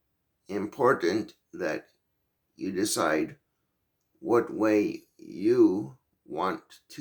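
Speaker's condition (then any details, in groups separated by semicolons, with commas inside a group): Cerebral palsy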